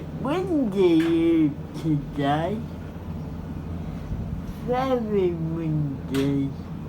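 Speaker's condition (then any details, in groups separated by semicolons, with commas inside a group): Cerebral palsy; spastic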